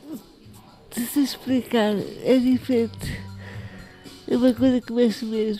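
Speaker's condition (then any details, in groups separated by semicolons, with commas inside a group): Cerebral palsy; from prolonged birth, not sitting at six months, hands not opening well, walked only at ten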